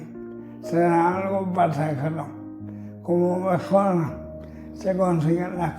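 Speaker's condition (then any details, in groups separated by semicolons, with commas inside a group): Amyotrophic lateral sclerosis (ela)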